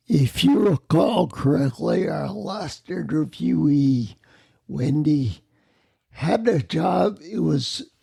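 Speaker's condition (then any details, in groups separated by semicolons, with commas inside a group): Spinocerebellar ataxia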